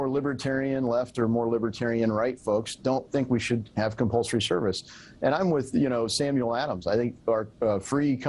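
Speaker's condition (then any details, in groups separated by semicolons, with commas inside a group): No condition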